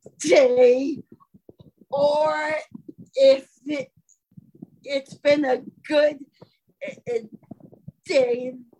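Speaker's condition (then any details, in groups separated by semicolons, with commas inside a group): Stuttering; attended a speech course; repeated sounds, blocks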